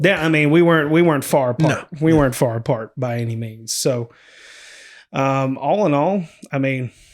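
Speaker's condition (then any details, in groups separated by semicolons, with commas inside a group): No condition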